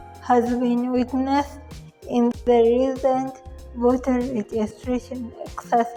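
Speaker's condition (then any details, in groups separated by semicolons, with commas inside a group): Cerebral palsy; from birth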